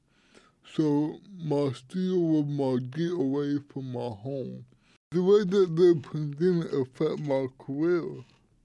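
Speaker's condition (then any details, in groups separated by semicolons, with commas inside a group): Cerebral palsy; cerebral palsy since birth, tight muscles, affects speaking, walking and hands, childhood physical therapy for hand use; takes muscle relaxer three times daily, taken this morning; speech affected, would be very hard to understand without the muscle relaxer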